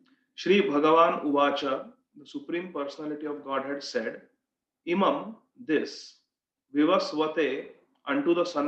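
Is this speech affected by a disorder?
No.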